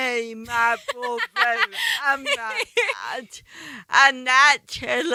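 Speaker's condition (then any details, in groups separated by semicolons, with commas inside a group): Ataxic cerebral palsy; slow speech rate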